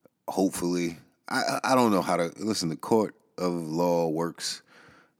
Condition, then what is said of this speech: No condition.